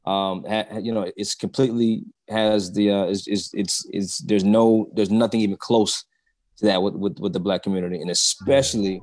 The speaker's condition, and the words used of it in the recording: Stuttering. I stutter sometimes even when I speak, and so even the speech part of it, I didn't even have that part of it, you know what I mean?